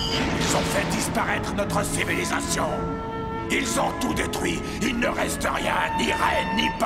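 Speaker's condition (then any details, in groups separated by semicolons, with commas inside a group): No condition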